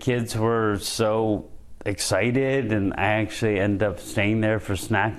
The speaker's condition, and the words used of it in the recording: ALS (motor neuron disease). Now, I remember when I first played this story, I did not comment on this guy's fucked up voice.